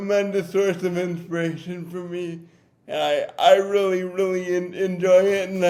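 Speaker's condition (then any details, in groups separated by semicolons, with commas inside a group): Cerebral palsy; difficult to talk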